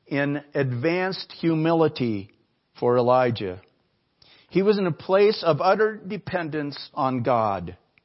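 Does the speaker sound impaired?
No.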